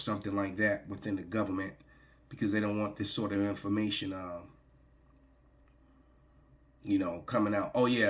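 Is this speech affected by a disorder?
No.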